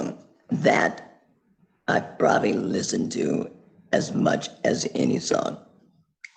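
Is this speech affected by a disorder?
Yes: laryngectomy; several years post surgery.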